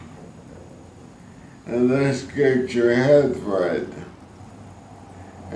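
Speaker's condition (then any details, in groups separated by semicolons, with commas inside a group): ALS; severe violent spasticity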